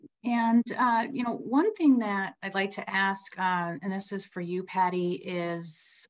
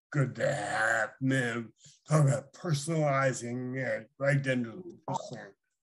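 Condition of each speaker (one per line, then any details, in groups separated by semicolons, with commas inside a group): No condition
Huntington disease; inherited; late onset after 40s, strong symptoms, progressing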